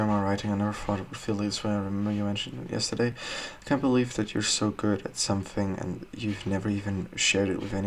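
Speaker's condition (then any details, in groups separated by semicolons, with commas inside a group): No condition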